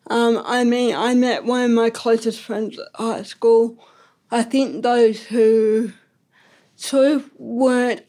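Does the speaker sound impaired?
Yes: ataxic cerebral palsy; slower handwriting.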